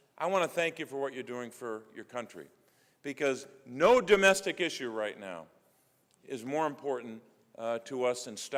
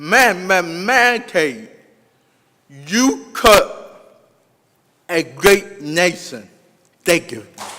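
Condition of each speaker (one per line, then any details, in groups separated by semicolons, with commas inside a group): No condition
Cerebral palsy; with intellectual disability; past speech therapy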